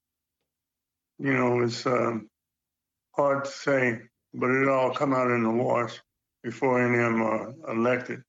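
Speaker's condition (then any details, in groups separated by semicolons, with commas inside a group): Parkinson's; Parkinson's disease for quite a while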